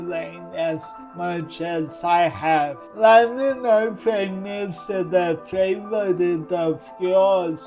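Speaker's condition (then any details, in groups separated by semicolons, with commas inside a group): Cerebral palsy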